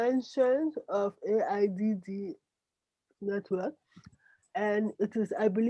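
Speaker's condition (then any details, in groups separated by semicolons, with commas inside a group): Cerebral palsy; brain damage cause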